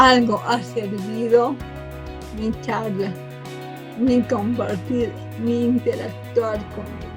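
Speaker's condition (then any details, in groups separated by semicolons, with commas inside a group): Cerebral palsy from birth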